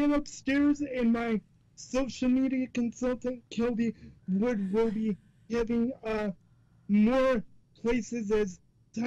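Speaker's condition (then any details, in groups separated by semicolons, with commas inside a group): Cerebral palsy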